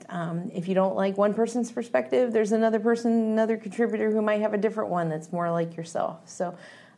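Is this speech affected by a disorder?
No.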